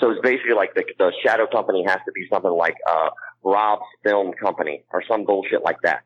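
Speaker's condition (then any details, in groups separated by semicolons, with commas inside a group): Cleft palate; congenital cleft palate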